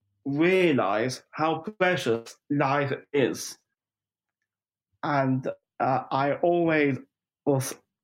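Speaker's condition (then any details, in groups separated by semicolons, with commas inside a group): Down syndrome; 45 years old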